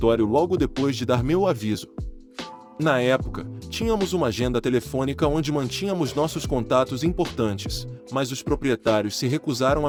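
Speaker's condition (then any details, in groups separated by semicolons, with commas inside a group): No condition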